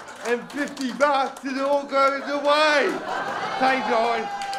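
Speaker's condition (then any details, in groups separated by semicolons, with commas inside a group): Cerebral palsy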